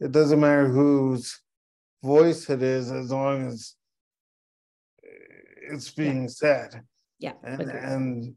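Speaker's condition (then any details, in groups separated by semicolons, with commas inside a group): Cerebral palsy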